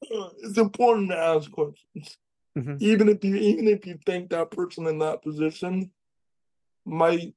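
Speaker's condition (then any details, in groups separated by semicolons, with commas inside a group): Cerebral palsy; able to speak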